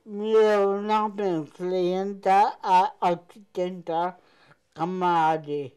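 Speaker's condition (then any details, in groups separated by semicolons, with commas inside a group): Cerebral palsy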